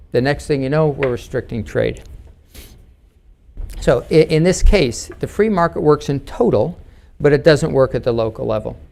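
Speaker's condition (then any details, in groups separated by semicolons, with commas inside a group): No condition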